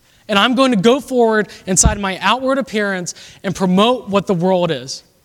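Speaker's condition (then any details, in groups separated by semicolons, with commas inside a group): No condition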